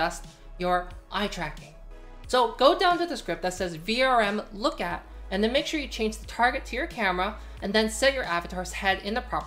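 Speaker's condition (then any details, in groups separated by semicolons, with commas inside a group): No condition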